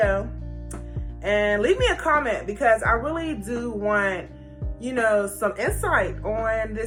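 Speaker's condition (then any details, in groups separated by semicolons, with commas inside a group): No condition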